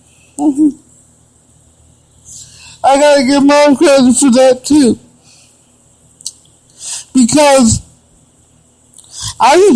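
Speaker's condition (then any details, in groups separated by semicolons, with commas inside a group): Cerebral palsy; limited use of the hands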